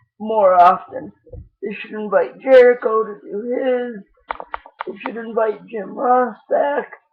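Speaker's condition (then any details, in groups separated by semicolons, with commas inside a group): Cerebral palsy; lifelong, wheelchair user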